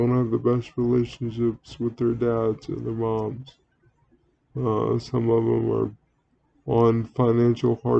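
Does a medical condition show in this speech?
Yes: cerebral palsy; speaks relatively well.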